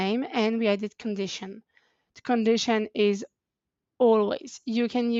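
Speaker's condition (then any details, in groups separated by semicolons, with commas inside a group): No condition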